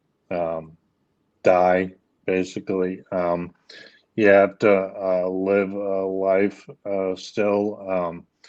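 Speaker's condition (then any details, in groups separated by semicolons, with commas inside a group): ALS; speech issues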